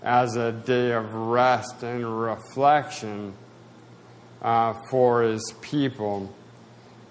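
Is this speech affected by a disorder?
Yes: spasticity, mild.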